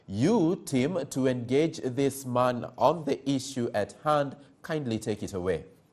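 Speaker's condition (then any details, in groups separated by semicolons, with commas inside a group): No condition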